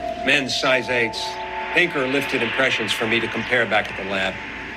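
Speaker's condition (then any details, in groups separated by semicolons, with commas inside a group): No condition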